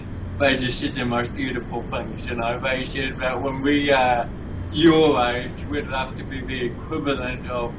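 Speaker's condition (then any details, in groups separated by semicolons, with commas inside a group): Cerebral palsy; mild brain injury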